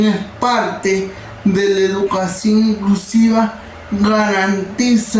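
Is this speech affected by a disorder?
Yes: cerebral palsy.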